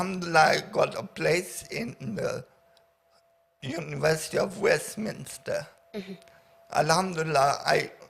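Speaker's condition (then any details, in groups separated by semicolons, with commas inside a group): Paraplegia with essential tremor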